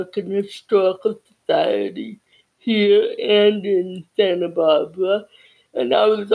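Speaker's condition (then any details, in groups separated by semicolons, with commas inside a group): Cerebral palsy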